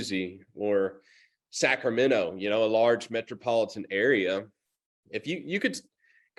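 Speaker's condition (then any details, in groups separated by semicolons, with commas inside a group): No condition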